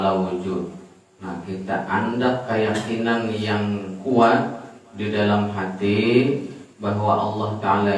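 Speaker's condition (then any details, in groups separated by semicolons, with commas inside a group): No condition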